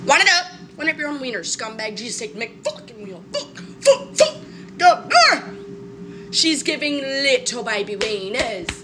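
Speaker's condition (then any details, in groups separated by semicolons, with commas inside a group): Tourette syndrome, coprolalia; involuntary motor and vocal tics, lack of control, self-hitting tics; frequent vocal tics while talking, set off by discussing swearing tics; blurts swear words and phrases like oof, doof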